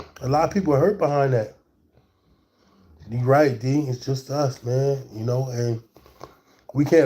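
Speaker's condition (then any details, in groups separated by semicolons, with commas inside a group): No condition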